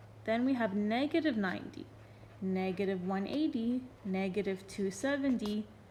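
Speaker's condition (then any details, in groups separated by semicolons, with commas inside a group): No condition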